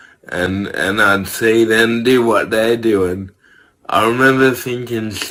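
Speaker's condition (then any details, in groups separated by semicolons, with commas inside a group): Cerebral palsy; from birth, tight muscles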